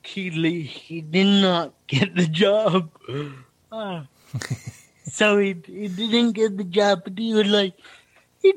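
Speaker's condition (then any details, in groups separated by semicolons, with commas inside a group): Cerebral palsy; noticeable speech impediment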